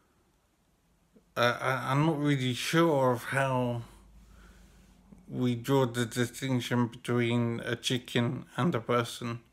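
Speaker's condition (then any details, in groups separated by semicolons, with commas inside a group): Brain injury; severe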